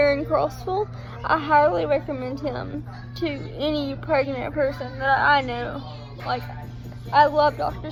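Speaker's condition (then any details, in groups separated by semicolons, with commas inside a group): Cerebral palsy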